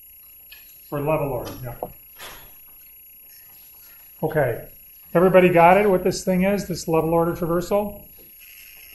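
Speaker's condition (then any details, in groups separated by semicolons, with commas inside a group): No condition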